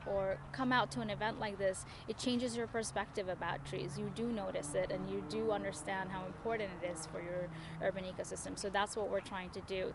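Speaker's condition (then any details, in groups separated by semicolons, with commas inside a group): No condition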